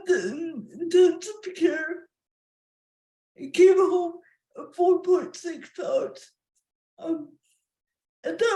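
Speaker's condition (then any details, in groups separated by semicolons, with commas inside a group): Cerebral palsy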